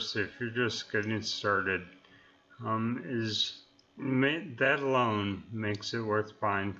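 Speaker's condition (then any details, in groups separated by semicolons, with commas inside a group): Neurological disease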